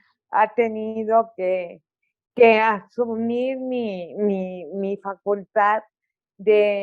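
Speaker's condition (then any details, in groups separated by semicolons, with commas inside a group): Cerebral palsy; articulation affected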